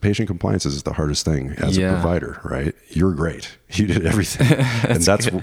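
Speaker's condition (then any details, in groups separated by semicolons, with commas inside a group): No condition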